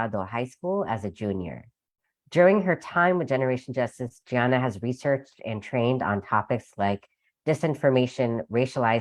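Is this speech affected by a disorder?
No.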